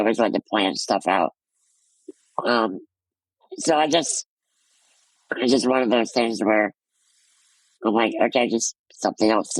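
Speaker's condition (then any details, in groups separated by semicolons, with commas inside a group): Muscular dystrophy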